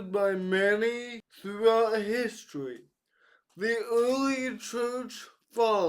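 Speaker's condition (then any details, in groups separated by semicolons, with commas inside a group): Cerebral palsy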